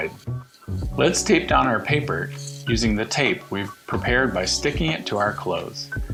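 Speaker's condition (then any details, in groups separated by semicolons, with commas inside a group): No condition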